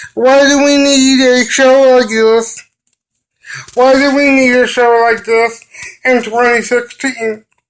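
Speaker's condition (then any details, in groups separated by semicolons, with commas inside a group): Cerebral palsy; brain damage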